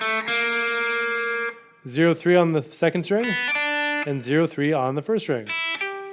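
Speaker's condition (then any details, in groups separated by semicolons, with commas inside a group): No condition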